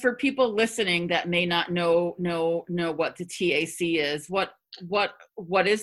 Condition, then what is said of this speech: Stuttering. When I'm at an NSA conference and there are a lot of people stuttering, I tend to stutter more and sometimes pick up somebody else's